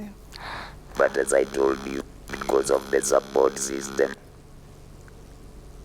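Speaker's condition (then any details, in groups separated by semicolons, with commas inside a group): Laryngectomy for throat cancer; voice box cancer, total laryngectomy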